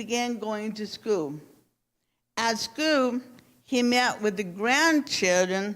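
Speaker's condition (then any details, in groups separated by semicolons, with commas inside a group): Cerebral palsy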